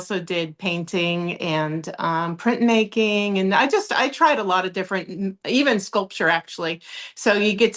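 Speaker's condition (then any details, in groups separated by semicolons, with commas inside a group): No condition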